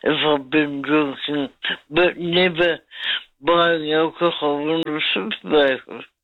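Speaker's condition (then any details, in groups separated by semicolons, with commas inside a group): Cerebral palsy; lifelong, affects walking and speech; speech often mistaken by others for drunkenness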